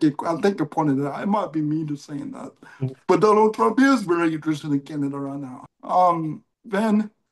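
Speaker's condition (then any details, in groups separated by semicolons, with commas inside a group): Cerebral palsy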